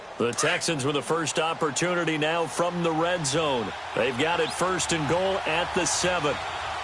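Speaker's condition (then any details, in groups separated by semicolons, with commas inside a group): No condition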